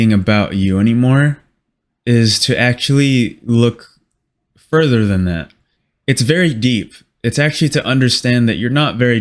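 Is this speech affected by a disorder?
No.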